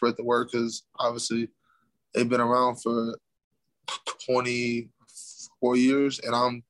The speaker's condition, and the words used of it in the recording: Stuttering. I don't have CTE. I have a speech impediment.